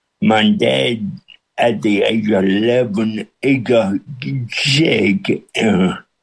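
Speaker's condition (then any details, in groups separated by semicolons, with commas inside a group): Cerebral palsy with speech impediment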